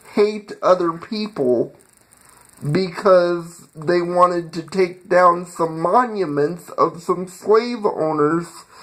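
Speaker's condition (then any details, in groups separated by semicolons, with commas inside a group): Cerebral palsy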